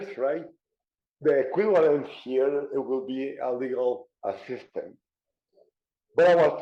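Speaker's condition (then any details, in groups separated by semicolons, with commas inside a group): Cerebral palsy; diagnosed in childhood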